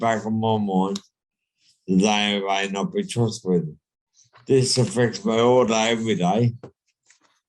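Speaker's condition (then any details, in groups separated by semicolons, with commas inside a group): Brain injury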